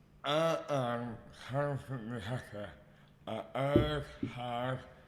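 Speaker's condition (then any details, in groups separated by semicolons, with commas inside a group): Dystonia; mouth impairment affects speech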